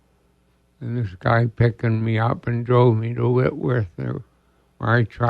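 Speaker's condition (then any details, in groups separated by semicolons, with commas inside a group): ALS; diagnosed about two years ago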